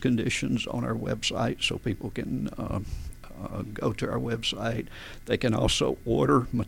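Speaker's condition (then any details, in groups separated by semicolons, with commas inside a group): Spasmodic dysphonia; no known cause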